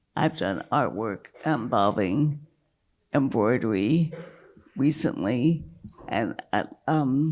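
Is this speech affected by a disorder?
Yes: multiple sclerosis; progressive form.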